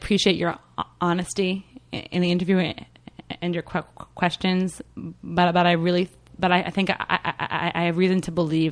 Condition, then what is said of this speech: Stuttering. Because when I advertised, I didn't even stutter to him when he first heard me advertise.